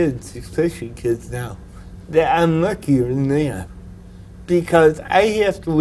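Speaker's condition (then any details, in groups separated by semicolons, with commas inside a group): Cerebral palsy; from birth, physical effects; diagnosed age two; predicted early to never speak well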